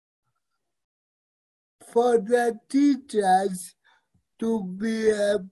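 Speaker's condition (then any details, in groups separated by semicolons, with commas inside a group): Cerebral palsy; typed assignments and projects up to degree via digital advisory and learning center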